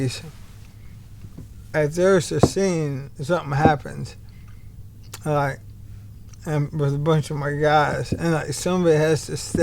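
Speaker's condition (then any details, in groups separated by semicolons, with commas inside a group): ALS; bulbar-upper onset, tongue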